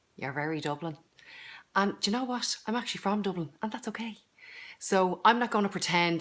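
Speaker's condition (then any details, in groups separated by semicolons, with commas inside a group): No condition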